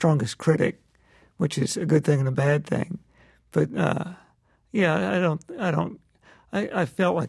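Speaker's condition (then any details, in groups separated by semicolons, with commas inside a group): Parkinson's disease; loss of motor control, left arm badly affected, right hand largely spared, right-handed; manageable, symptoms lessen when concentrating on drawing, uses mental tricks against symptoms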